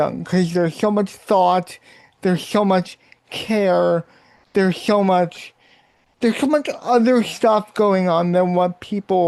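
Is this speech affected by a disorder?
Yes: cerebral palsy.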